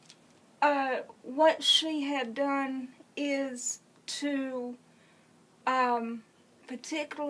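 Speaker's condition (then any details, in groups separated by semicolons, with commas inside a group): Cerebral palsy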